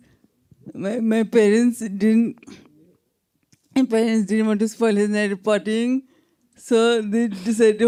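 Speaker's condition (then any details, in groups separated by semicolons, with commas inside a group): Traumatic brain injury, severe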